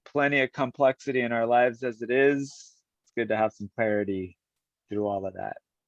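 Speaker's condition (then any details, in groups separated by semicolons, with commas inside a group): No condition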